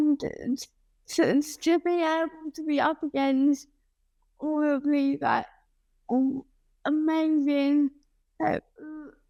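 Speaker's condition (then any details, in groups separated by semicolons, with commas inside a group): Cerebral palsy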